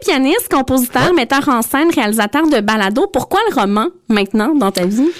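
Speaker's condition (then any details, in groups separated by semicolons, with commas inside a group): No condition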